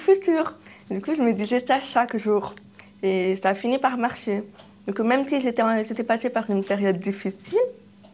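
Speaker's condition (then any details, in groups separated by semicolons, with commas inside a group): Deafness, acquired deafness, kidney-disease related; kidney disease from age 1.5 damaged ears, progressive loss, hearing aids, left ear deaf at 20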